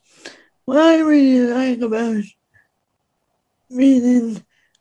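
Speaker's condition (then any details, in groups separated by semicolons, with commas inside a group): Speech impediment; disabled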